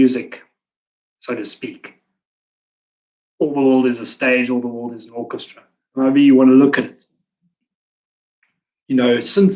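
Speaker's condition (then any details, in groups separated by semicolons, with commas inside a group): No condition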